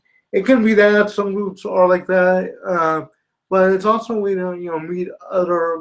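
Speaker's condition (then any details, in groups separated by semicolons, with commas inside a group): Spastic quadriplegia cerebral palsy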